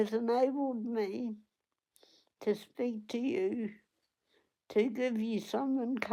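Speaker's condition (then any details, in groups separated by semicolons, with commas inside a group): Cerebral palsy; onset at 8 days old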